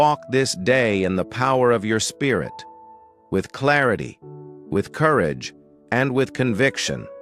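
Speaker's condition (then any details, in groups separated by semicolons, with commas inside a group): No condition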